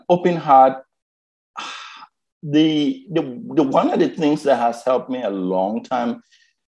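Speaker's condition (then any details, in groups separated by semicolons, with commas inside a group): Stuttering; stuttering first noticed by mother around age 8, self-conscious about it from early teens after mother left Liberia; still has fear and insecurities around stuttering, five years in Toastmasters, former club president; fear of speaking, skipped ninth grade valedictorian speech, won Toastmasters club speech contest; repeated sounds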